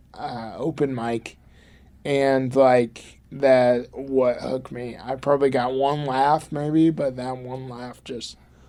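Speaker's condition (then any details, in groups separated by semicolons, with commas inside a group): Cerebral palsy; from birth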